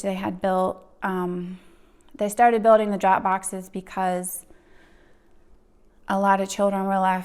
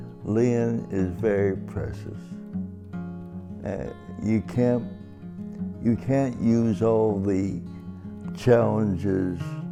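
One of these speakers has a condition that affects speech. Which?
The second: cerebral palsy; present from birth, affects walking.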